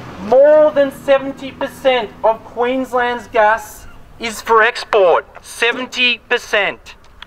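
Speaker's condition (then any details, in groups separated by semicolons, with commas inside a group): No condition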